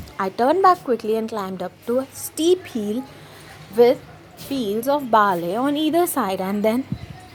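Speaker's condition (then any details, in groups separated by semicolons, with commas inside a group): No condition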